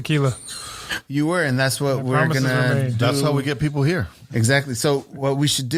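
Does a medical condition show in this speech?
No.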